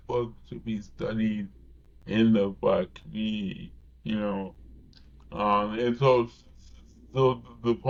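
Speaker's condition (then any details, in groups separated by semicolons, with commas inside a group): Cerebral palsy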